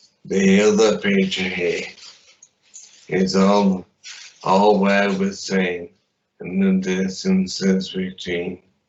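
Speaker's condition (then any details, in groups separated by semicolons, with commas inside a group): Traumatic brain injury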